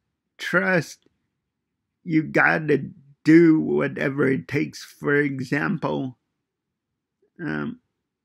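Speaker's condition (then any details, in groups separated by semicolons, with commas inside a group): Cerebral palsy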